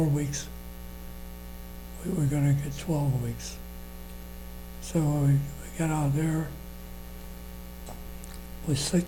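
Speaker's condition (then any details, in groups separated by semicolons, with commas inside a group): Parkinson's disease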